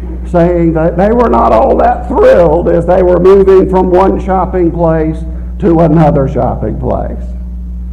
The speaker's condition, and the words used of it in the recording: None; typical speech.